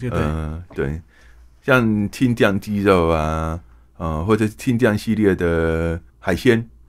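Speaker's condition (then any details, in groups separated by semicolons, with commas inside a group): Hearing impairment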